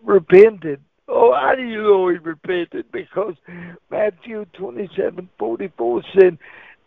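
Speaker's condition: Cerebral palsy; wheelchair user

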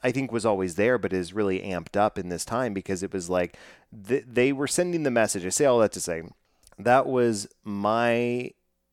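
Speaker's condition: No condition

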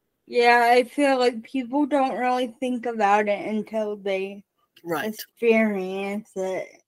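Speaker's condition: Cerebral palsy; congenital, brain injury in womb, prenatal stroke, prenatal drug exposure from birth mother's addiction

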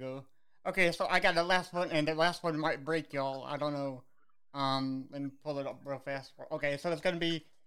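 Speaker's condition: Cerebral palsy; cerebral palsy since birth

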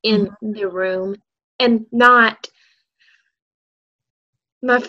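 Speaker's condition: Stuttering; childhood onset, school speech therapy since learning to talk, Lamar University clinic therapy from senior year, age 19; stutters openly; prolonged sounds, blocks

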